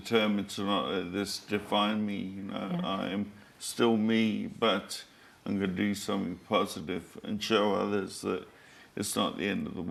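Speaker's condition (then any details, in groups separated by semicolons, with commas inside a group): Motor neurone disease; diagnosed weeks ago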